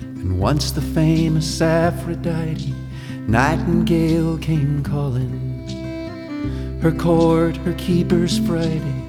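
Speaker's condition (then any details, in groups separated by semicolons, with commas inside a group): No condition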